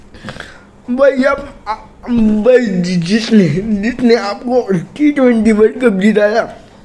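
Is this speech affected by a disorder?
Yes: cerebral palsy.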